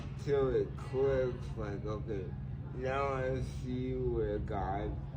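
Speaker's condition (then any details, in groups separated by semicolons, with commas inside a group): Cerebral palsy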